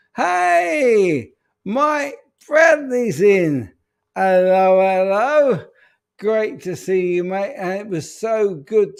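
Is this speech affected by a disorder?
Yes: ALS; speech.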